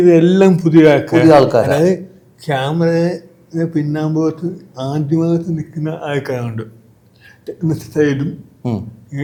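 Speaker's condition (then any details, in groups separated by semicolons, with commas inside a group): Cerebral palsy; from birth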